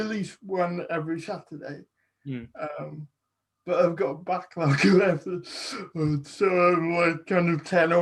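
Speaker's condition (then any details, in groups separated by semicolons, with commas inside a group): Cerebral palsy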